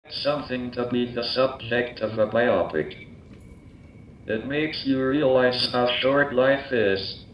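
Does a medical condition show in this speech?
Yes: ALS, through a speech-generating device; diagnosed 51 years ago.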